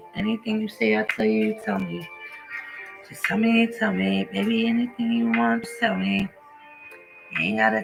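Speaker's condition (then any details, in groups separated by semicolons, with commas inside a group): No condition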